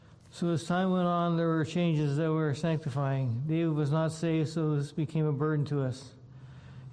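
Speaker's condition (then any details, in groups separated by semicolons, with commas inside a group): Parkinson's disease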